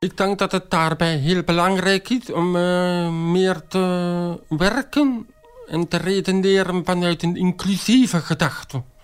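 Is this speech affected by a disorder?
Yes: deafness, acquired, after meningitis, severe; nearly complete deafness acquired at age three from meningitis, oral upbringing, speech therapy, sign language from 25; speech therapy in childhood, can speak, formerly relied on lip-reading, now uses sign language interpreter.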